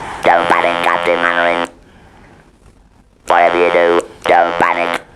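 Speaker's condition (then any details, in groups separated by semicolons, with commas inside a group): Laryngeal cancer with laryngectomy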